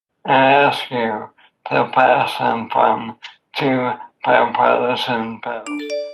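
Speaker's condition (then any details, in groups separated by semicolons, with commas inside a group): Amyotrophic lateral sclerosis; voice and hands affected; diagnosed at age 37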